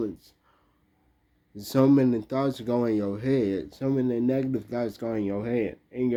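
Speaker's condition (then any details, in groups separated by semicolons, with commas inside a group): Traumatic brain injury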